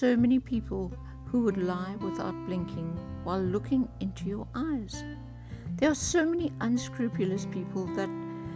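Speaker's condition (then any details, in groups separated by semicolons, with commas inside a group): No condition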